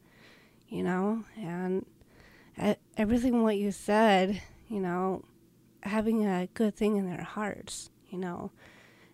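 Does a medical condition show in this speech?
Yes: Down syndrome; present since birth, known since infancy, also hard time breathing.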